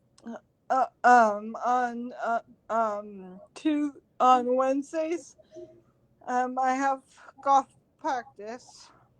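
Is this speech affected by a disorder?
Yes: cerebral palsy; talks too fast.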